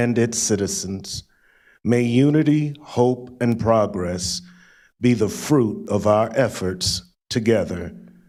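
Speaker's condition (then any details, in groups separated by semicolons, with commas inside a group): No condition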